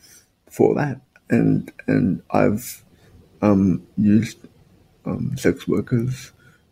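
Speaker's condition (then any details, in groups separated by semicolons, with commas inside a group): Spastic quadriplegic cerebral palsy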